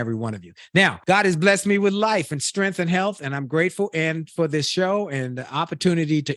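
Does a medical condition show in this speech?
No.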